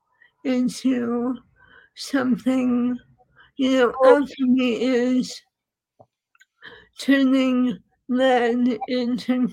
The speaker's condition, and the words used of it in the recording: ALS (motor neuron disease). And for a while, I was so convinced that I could not sing anymore.